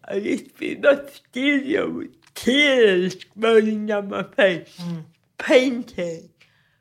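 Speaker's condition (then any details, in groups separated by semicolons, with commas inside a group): Cerebral palsy; physically affects creating art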